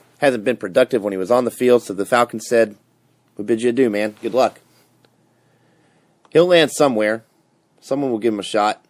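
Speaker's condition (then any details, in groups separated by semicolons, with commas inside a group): No condition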